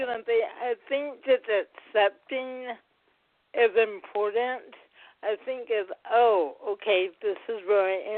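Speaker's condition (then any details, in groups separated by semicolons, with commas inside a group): Cerebral palsy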